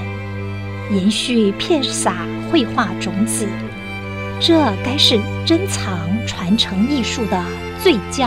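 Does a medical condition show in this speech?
No.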